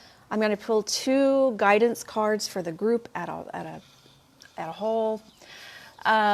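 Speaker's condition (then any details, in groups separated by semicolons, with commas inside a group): No condition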